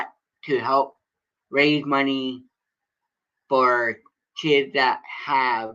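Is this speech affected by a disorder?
Yes: cerebral palsy.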